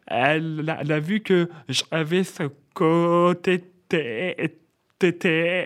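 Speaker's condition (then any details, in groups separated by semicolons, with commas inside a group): Stuttering; stuttering since age 4, first misdiagnosed as Gilles de la Tourette, cause hypothesized as several traumas; repeated sounds, repeated words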